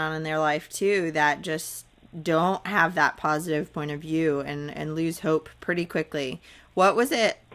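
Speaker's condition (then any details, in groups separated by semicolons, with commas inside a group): No condition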